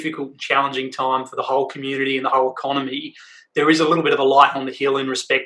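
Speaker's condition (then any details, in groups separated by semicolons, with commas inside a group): No condition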